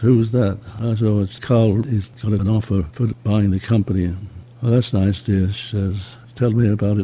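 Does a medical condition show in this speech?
Yes: Parkinson's disease; age 85, somewhat slowed by Parkinson's; voice muted, closely mic'd for interview.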